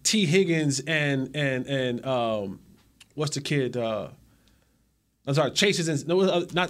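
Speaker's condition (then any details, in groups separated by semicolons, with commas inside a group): No condition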